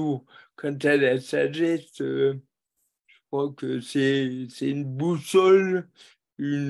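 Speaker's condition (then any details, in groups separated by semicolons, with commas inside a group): Cerebral palsy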